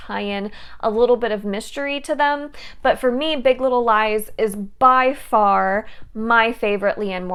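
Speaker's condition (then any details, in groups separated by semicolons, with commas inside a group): No condition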